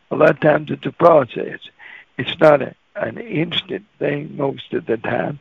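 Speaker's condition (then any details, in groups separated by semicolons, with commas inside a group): Cerebral palsy; can't talk plain when nervous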